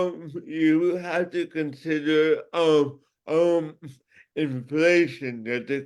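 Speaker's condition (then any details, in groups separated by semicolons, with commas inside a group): Cerebral palsy; from birth; voice sounds different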